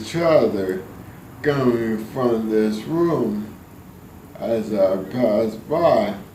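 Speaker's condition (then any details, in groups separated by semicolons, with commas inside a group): ALS; spasticity main symptom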